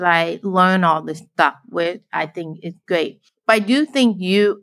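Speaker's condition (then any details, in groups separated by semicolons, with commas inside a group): Deafblind, born deaf; narrowed visual field; can speak, signing easier than speaking English in videos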